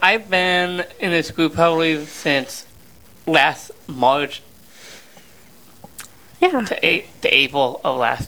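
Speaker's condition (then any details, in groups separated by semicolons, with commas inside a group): Down syndrome; 32 years old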